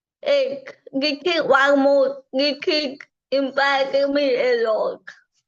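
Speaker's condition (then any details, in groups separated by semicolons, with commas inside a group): Cerebral palsy; from birth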